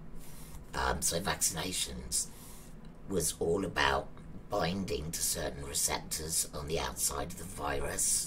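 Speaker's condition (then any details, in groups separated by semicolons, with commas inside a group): Laryngectomy; laryngectomy for thyroid cancer, trachea partly removed, neck stoma valve; terminal stage 4 cancer, radiotherapy, radioiodine, three surgeries; breathes through neck, presses valve to speak, swallowing trouble, mucus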